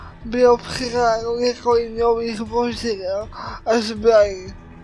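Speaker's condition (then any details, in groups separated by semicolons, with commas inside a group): Cerebral palsy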